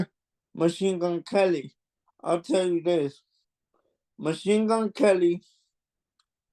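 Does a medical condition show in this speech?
Yes: cerebral palsy; mild.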